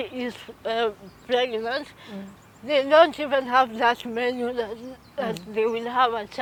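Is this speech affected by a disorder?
Yes: cerebral palsy; from birth.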